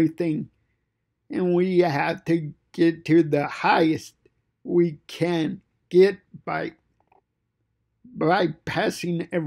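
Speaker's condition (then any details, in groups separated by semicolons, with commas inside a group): Cerebral palsy; fine motor impairment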